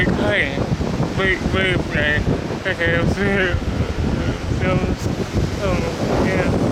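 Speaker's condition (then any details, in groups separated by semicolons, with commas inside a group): Cerebral palsy; speech disability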